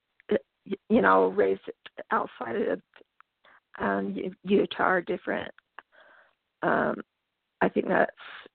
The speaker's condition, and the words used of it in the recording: Stuttering. See, I stutter as a result of all that.